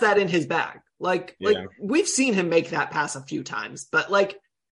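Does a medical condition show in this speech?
No.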